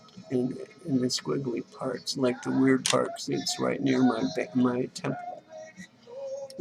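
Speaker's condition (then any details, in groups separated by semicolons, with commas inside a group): Cerebral palsy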